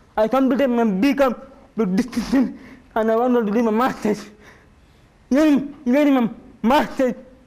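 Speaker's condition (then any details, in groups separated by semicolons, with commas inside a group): Cerebral palsy; effortful tongue control to slow speech pace, painful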